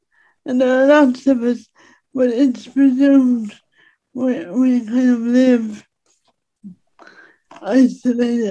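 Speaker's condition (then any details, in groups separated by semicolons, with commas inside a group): Speech impediment; disabled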